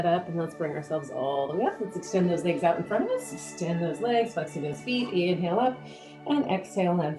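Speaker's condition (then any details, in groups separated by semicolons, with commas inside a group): No condition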